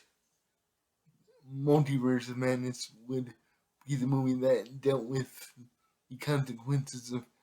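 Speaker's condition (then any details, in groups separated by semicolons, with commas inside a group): Cerebral palsy; affects all muscles; able to speak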